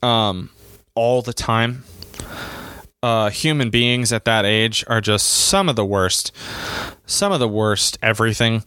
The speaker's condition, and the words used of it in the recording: No condition.